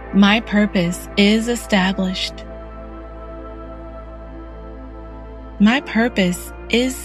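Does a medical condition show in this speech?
No.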